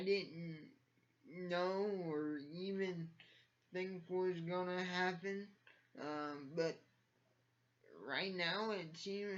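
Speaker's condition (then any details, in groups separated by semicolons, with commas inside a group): Cerebral palsy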